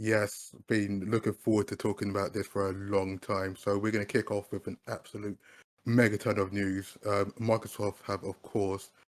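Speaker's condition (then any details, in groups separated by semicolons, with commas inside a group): No condition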